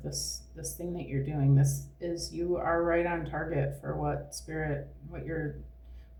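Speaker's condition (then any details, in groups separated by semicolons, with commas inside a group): No condition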